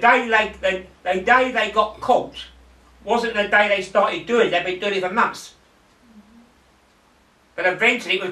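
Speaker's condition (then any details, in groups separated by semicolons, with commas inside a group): No condition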